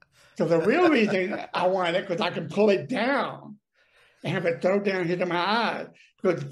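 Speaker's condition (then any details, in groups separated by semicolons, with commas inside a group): Deafness; paralysis on one side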